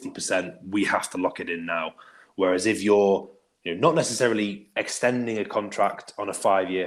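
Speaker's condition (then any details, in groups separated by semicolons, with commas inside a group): No condition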